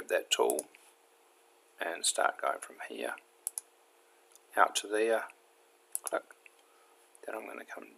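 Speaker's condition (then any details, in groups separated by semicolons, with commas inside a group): No condition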